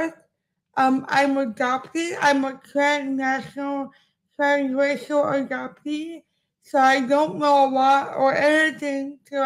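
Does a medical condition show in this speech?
Yes: cerebral palsy.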